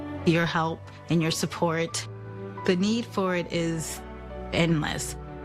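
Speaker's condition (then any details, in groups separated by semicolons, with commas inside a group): No condition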